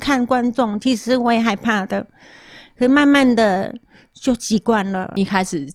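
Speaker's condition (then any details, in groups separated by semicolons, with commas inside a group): Moderate-to-severe hearing loss; hearing aid taken off during recording and held to microphone, then only sees lips moving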